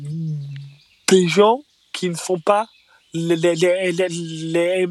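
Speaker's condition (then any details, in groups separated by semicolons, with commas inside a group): Stuttering; diagnosed at age 4, first misdiagnosed by a psychiatrist as Gilles de la Tourette; stuttered speech, voice left unedited in broadcast; repeated words, prolonged sounds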